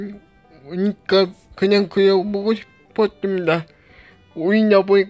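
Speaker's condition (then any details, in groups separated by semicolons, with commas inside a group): Cerebral palsy; brain lesion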